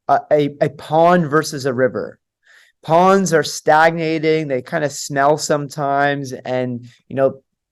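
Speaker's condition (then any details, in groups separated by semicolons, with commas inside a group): No condition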